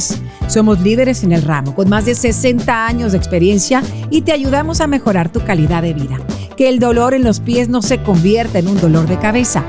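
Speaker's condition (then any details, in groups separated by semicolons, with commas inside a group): No condition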